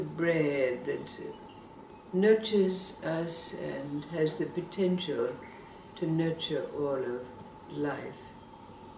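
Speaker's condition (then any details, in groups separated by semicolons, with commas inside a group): No condition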